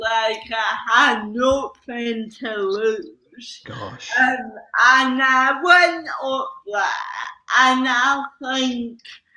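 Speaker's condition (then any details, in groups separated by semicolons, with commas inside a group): Cerebral palsy; slow speech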